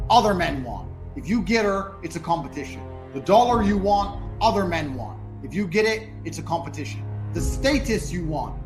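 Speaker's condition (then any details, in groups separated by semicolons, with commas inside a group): No condition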